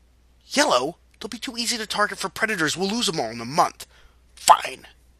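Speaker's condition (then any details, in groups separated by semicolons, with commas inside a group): No condition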